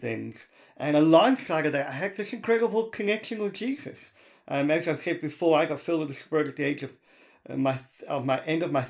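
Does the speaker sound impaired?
Yes: cleft palate (Pierre Robin syndrome); congenital Pierre Robin syndrome, severe cleft palate, underdeveloped chin, nasal passages, ear, nose and throat affected, hearing problems; delayed speech development, audible speech impediment, listeners often ask for repetition.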